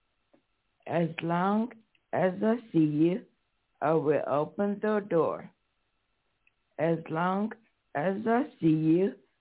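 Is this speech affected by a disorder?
Yes: stroke; 18 years since stroke; voice affected by stroke, may be hard to understand.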